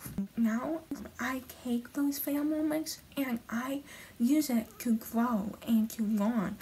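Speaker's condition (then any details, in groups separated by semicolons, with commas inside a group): Hemiplegic cerebral palsy; right hemiplegia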